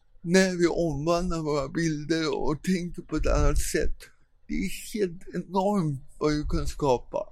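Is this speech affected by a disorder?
Yes: cerebral palsy; present from birth, caused by not breathing for first 45 minutes of life.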